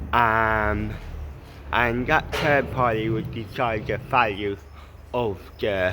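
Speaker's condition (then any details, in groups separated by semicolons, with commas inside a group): Cerebral palsy; mild, ataxic type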